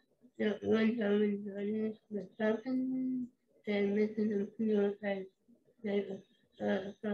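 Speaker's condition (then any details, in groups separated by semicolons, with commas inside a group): Pompe disease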